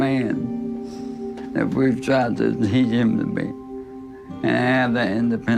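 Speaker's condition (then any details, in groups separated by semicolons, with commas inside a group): ALS; speech affected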